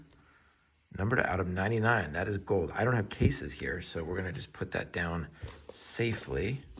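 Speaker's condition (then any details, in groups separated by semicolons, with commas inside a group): No condition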